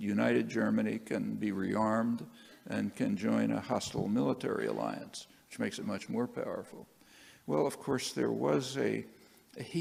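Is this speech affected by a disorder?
No.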